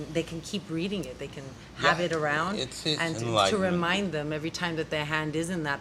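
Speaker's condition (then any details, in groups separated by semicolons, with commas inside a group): No condition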